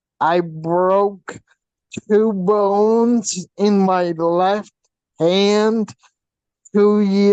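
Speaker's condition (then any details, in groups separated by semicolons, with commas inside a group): Facial paralysis from hydrocephalus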